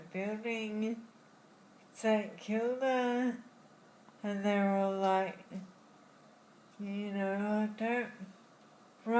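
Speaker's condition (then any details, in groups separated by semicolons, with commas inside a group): Friedreich's ataxia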